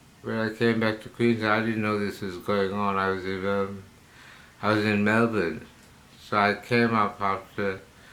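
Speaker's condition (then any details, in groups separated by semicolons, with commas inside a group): Parkinsonism; hypersalivation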